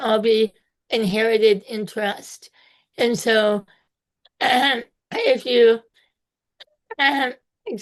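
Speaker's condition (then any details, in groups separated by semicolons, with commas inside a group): Spinal muscular atrophy type two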